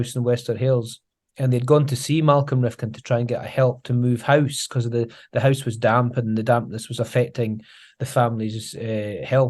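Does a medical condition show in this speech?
No.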